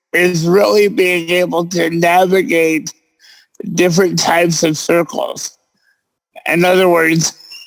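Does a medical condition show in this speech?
Yes: cerebral palsy; present since birth.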